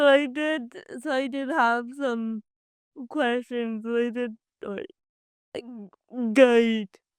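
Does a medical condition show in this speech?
Yes: cerebral palsy; from birth.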